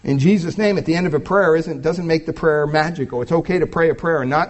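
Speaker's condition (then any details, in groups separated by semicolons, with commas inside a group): No condition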